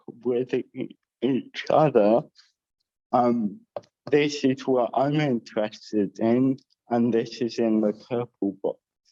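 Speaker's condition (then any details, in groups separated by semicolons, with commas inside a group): Cerebral palsy with dysarthria; all four limbs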